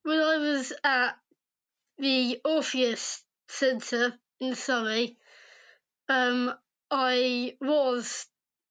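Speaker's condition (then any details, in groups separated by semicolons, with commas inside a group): Down syndrome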